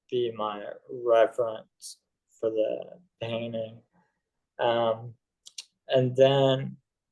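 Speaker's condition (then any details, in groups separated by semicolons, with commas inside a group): ALS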